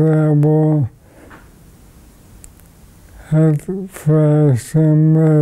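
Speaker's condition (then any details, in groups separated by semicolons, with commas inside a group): ALS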